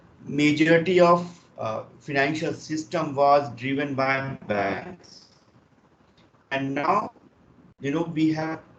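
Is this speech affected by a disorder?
No.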